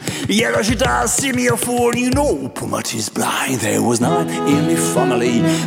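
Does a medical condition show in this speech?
No.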